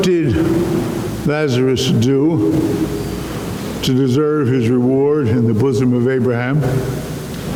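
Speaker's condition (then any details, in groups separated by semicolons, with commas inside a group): No condition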